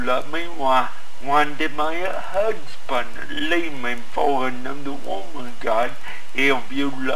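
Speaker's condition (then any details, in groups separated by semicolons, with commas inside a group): Cerebral palsy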